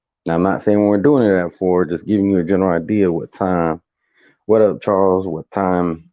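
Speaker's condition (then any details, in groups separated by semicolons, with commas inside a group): No condition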